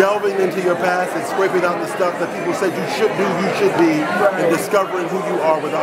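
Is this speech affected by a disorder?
No.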